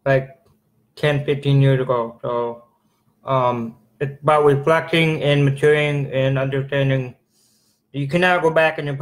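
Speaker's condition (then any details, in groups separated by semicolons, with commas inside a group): Cerebral palsy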